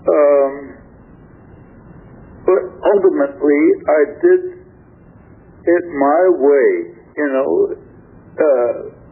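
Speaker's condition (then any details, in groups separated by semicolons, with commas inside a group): Stroke affecting throat muscles; much mobility recovered with therapy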